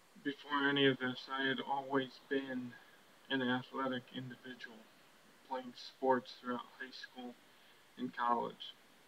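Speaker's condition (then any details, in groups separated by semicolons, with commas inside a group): ALS; six years since first symptoms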